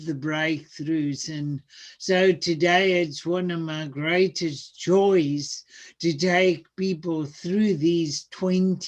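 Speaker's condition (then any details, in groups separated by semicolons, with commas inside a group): Cerebral palsy; speech sounds atypical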